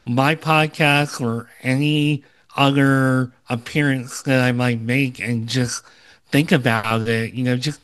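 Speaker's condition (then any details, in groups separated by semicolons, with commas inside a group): Cleft lip and palate, Opitz G/BBB syndrome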